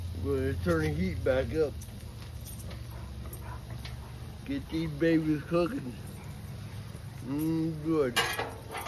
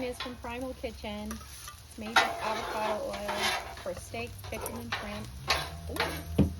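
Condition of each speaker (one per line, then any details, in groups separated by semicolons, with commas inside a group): Cerebral palsy; drinks with straw, cannot lift cup
No condition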